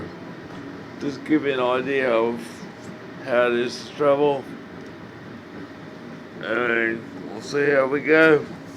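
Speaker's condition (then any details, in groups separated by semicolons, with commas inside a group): Cerebral palsy; uses wheelchair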